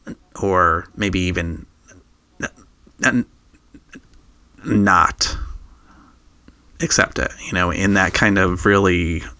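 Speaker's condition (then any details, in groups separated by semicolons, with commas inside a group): Stuttering; onset in childhood; repeated sounds, blocks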